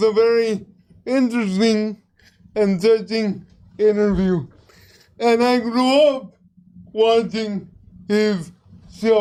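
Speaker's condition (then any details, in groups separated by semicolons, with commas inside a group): Cerebral palsy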